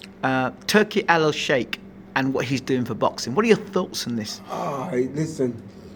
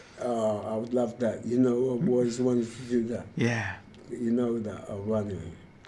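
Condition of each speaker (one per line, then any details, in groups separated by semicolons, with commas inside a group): No condition
Motor neurone disease; affects muscles and nervous system; rapid progression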